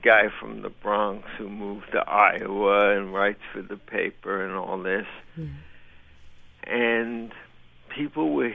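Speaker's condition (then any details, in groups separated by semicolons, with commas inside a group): ALS (Lou Gehrig's disease); recently disclosed publicly; still able to drive and go to work, not yet facing breathing machine or voice box; voice a mess, people assume drunk, has to explain being sober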